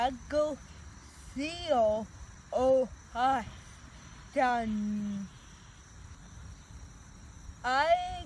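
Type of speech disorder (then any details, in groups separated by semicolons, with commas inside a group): Apraxia of speech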